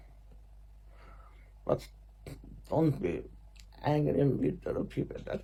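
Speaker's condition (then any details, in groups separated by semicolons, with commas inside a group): Muscular Parkinson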